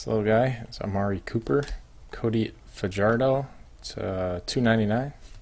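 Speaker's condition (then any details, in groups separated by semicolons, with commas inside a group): No condition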